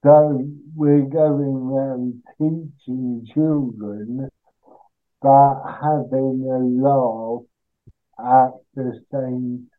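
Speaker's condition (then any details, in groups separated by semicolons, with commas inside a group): Cerebral palsy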